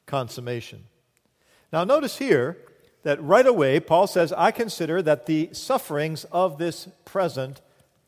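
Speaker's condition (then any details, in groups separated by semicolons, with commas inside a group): No condition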